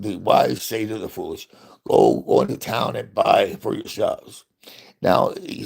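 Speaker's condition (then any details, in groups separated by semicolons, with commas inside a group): Parkinson's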